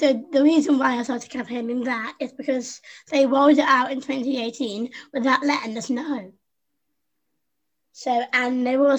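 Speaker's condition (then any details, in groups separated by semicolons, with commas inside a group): Down syndrome; learned to speak by copying younger sister Susie, never stopped talking since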